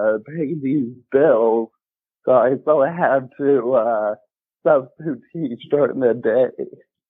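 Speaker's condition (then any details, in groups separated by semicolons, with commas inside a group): Muscular dystrophy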